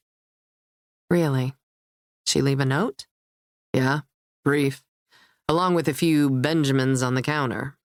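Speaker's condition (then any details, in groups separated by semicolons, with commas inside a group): No condition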